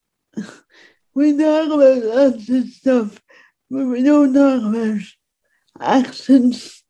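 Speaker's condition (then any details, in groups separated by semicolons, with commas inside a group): Speech impediment; disabled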